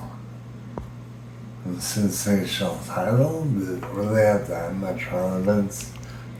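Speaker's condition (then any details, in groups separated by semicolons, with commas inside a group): Brain injury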